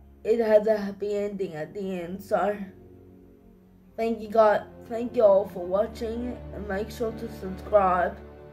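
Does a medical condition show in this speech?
Yes: cerebral palsy.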